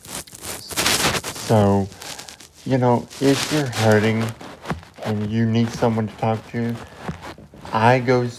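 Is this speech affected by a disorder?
Yes: cerebral palsy; cerebral palsy since birth.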